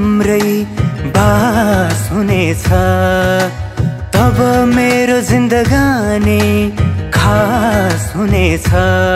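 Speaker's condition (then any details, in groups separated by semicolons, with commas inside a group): No condition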